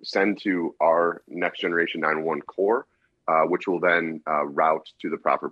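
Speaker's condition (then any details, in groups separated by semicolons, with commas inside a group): No condition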